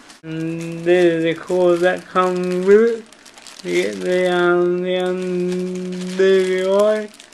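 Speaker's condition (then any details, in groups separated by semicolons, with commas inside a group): Cerebral palsy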